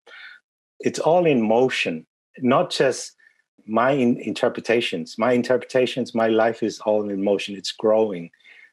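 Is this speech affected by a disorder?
No.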